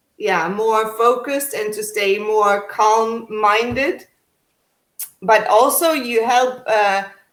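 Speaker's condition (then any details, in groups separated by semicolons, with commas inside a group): No condition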